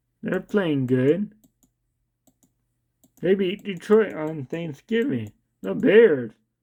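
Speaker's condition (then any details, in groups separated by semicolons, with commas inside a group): Cerebral palsy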